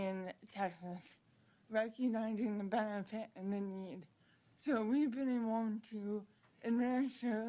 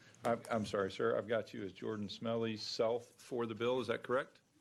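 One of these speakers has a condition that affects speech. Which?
The first: cerebral palsy; present from birth.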